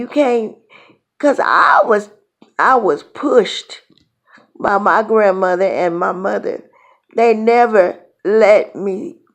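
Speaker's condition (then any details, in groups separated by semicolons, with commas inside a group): Cerebral palsy; born two months premature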